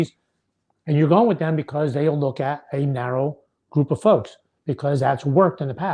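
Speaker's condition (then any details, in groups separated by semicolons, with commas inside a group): No condition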